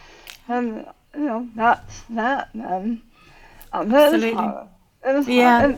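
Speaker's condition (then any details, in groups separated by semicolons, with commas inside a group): Tongue cancer surgery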